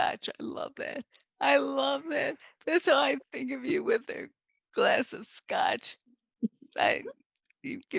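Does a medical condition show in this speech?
Yes: multiple sclerosis.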